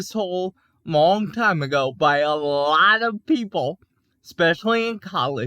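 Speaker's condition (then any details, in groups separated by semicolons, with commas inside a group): Cerebral palsy; onset at 5 months after breathing stopped, cannot walk; can speak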